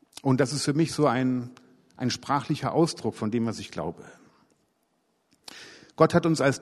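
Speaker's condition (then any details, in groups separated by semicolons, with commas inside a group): No condition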